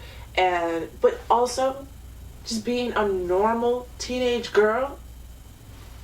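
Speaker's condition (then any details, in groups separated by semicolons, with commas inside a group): No condition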